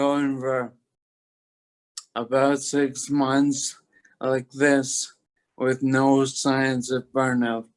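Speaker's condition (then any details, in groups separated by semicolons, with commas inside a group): Toxic leukoencephalopathy, locked-in syndrome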